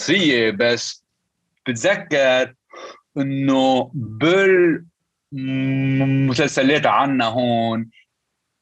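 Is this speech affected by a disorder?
Yes: stuttering; present since at least teenage years; stutter noticeable, joking about it helps listeners understand why speech sounds that way; here prolonged sounds, blocks.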